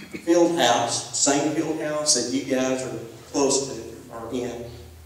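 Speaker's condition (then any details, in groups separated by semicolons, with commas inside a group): No condition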